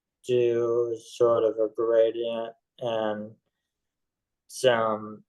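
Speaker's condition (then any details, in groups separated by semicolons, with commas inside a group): ALS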